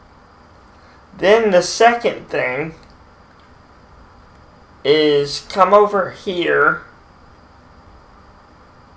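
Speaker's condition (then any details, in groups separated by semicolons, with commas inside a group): Cerebral palsy, mild; speech sometimes affected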